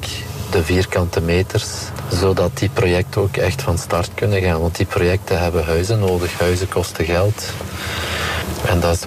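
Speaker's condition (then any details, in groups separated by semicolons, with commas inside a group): No condition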